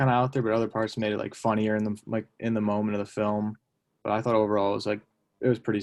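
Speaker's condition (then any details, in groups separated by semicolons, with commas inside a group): No condition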